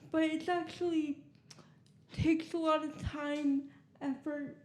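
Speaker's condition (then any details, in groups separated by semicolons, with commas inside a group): Cerebral palsy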